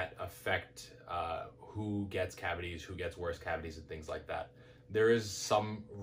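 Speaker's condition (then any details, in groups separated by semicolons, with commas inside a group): No condition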